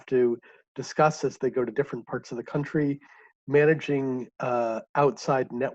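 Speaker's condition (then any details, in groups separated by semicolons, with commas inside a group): No condition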